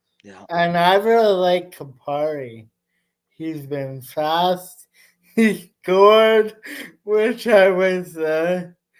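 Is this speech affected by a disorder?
Yes: cerebral palsy.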